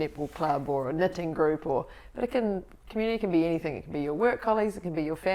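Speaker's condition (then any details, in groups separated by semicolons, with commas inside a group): No condition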